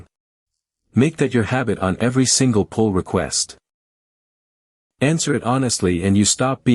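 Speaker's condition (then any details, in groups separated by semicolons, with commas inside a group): No condition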